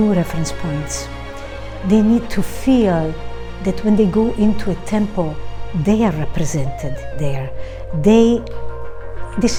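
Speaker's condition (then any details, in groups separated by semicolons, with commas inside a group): No condition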